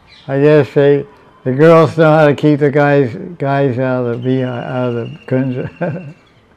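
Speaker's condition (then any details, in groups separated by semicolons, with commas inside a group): Deafness; unsure of microphone volume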